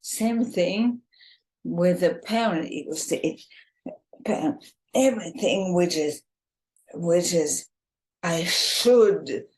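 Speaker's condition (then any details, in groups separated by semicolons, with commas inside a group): ALS, bulbar form, bulbar onset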